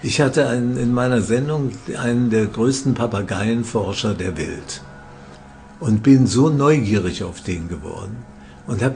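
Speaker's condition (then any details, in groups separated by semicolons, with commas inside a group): Parkinson's disease; table tennis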